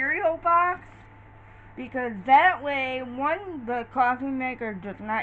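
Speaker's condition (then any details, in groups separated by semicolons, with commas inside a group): Cerebral palsy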